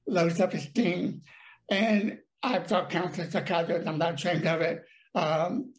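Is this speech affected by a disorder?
Yes: deafness; brain damage from birth, paralysis on one side; speech problem, mocked in childhood for talking funny and too loud.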